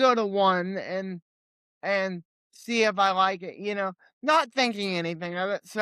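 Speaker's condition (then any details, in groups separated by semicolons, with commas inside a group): Cerebral palsy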